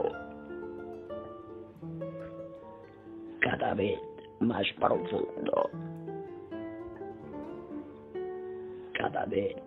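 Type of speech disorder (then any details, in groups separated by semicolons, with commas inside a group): Oesophageal speech; laryngectomy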